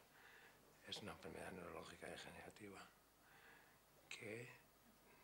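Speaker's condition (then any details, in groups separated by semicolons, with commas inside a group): ALS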